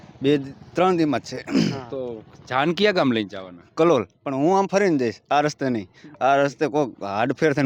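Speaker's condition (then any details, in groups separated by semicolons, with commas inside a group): No condition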